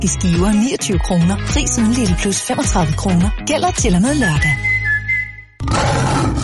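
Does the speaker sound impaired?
No.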